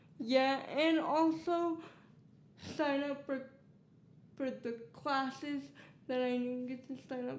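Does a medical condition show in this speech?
Yes: cerebral palsy.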